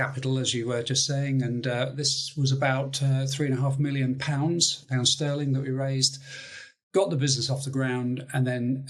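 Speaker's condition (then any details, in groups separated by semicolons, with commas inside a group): No condition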